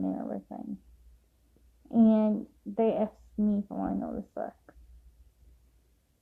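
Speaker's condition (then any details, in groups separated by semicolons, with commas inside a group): Cerebral palsy; affects walking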